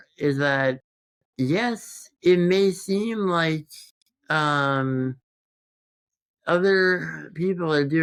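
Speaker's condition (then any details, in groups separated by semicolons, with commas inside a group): Congenital muscular dystrophy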